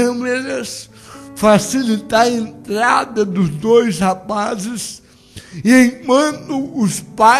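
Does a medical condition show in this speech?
Yes: cerebral palsy; no speech as child.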